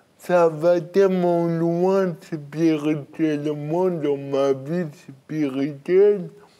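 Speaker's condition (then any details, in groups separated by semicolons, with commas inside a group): Cerebral palsy; birth injury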